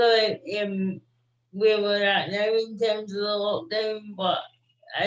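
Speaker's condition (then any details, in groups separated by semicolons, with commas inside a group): Cerebral palsy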